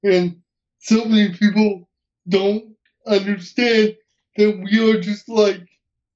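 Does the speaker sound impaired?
Yes: cerebral palsy; uses wheelchair, hearing intact.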